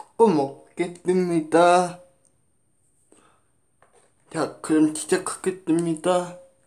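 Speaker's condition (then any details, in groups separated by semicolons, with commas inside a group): Cerebral palsy; brain lesion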